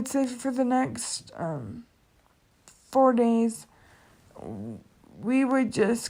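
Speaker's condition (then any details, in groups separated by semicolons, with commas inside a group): Cerebral palsy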